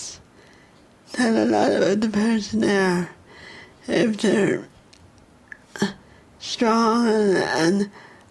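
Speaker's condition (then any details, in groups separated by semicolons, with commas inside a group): Cerebral palsy; childhood speech therapy over 20 years ago, disliked, felt aimed at removing Pavee accent; poor voice control, slow, hard to understand, big words take breath, thought drunk on phone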